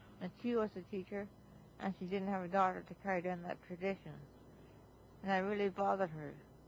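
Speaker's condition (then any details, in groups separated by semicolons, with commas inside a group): Cerebral palsy; restricted movement, wheelchair user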